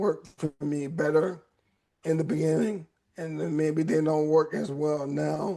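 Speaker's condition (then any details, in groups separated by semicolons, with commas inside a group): ALS; voice raspy at times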